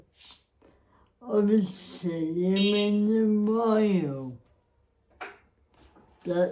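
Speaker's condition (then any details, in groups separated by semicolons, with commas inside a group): Cerebral palsy; spastic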